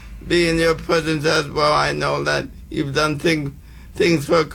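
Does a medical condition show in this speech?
Yes: cerebral palsy; congenital, physical disability visible in hand, unable to play mainstream sports as child; advised by Pete to improve speaking for play-by-play, attended Toastmasters, hired speaking coach.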